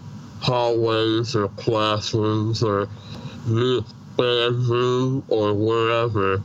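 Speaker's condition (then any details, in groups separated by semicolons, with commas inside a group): Treacher Collins syndrome, severe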